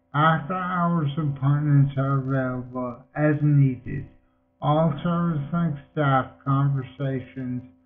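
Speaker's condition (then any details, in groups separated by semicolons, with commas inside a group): Multiple sclerosis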